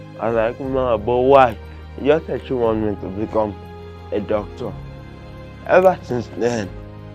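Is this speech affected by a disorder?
Yes: cerebral palsy.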